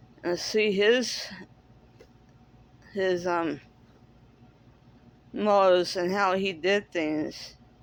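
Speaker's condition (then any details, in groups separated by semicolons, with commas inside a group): Cerebral palsy; speaks differently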